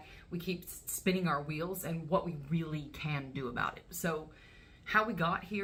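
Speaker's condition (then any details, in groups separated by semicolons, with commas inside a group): No condition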